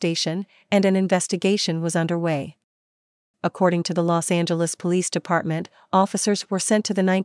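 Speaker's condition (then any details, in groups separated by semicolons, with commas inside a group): No condition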